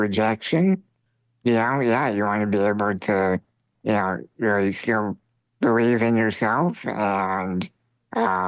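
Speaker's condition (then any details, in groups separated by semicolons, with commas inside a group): Spinal muscular atrophy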